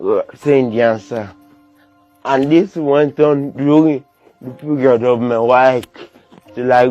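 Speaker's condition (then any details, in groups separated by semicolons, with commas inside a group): Cerebral palsy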